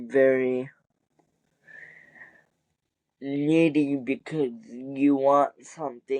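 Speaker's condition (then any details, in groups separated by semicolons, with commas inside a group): Cerebral palsy; wheelchair user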